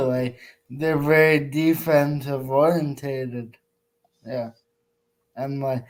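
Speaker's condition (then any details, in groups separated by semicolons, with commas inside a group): Cerebral palsy; affects nearly every word, hard pronunciation, sometimes cannot speak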